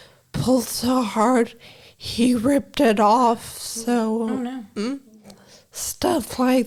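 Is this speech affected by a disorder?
Yes: brain injury from aneurysm.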